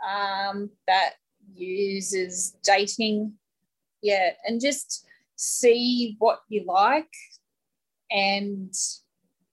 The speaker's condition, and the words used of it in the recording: Aphasia. So it affects communication, talking, reading, writing, comprehension.